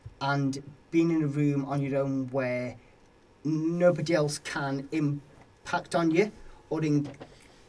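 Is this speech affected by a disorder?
Yes: stammer; lifelong speech issues, verbal tics then stammer, years of speech and language therapy, breathing changes tried; ongoing, likely to remain, varies day to day, worse with emotions, dislikes hearing own voice through headset; stammering during recording, gasps and fights for speech every day, difficulty finishing sentences; here prolonged sounds.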